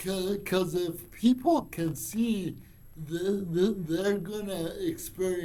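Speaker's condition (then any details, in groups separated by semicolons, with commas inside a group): Cerebral palsy; from birth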